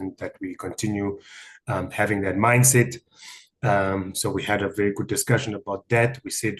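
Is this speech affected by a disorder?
No.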